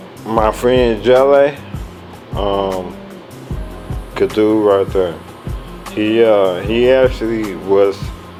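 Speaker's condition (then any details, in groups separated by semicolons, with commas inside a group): ALS; speech progressively lost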